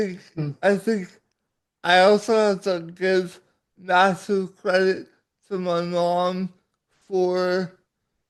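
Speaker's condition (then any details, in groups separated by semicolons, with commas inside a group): Cerebral palsy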